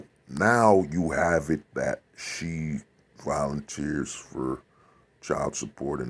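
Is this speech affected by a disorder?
No.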